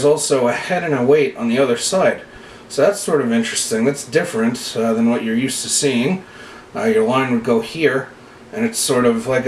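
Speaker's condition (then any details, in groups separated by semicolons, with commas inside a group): No condition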